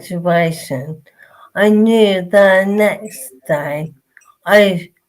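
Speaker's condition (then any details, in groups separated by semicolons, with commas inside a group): Motor neurone disease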